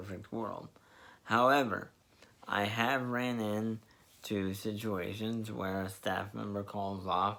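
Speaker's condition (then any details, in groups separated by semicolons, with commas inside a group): Spastic diplegia cerebral palsy; needs less care than before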